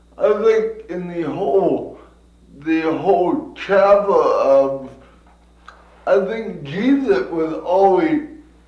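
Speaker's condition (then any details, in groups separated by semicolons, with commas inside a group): Cerebral palsy; from birth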